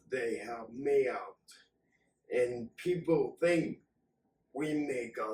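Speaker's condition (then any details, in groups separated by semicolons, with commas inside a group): Acquired and hereditary ataxia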